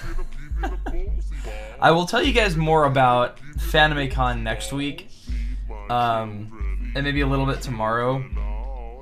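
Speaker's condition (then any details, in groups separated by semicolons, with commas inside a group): No condition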